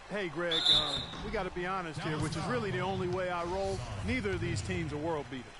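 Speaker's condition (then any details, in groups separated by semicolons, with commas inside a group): No condition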